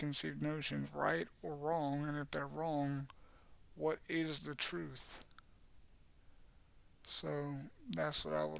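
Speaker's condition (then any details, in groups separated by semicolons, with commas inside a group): Cerebral palsy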